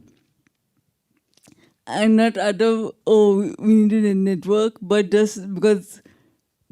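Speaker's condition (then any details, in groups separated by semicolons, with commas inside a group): Traumatic brain injury, severe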